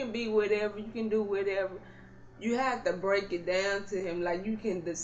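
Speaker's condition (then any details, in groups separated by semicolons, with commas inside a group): Cerebral palsy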